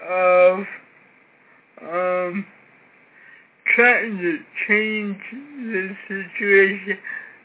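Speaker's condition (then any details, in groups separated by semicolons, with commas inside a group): Cerebral palsy; severe cerebral palsy from birth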